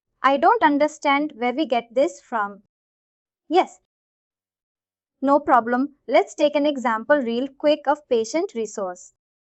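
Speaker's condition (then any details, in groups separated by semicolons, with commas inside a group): No condition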